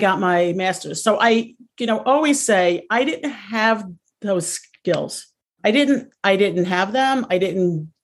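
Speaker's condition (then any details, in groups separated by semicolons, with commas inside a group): Stuttering; prolonged sounds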